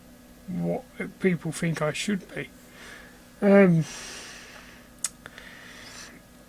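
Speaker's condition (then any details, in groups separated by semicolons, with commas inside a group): Cerebral palsy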